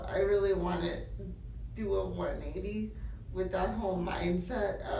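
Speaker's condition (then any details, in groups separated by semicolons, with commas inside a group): Cerebral palsy; uses wheelchair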